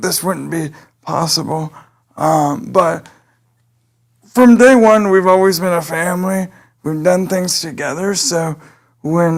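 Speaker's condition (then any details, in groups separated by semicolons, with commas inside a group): Cerebral palsy; present from birth; able to speak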